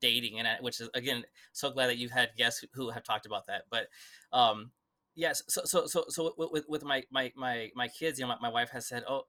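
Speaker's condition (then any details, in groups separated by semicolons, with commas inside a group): Stutter; stutter since childhood, never addressed as stuttering, talked a lot and fast, constantly told to slow down; adult, repeats words, gets stuck on words, often cannot start sentences, stutter also obstacle in Spanish; word repetitions, blocks at sentence start, stutters in Spanish too; repeated sounds, repeated words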